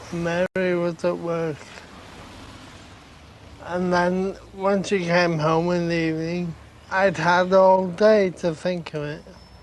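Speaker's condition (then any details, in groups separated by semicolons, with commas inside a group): Friedreich's ataxia; cannot walk, about 30 years since onset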